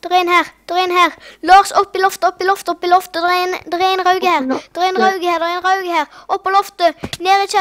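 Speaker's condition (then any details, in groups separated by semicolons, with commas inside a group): No condition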